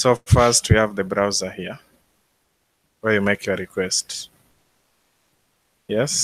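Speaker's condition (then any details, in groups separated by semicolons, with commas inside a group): No condition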